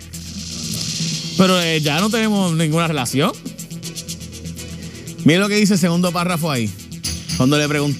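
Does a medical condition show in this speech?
No.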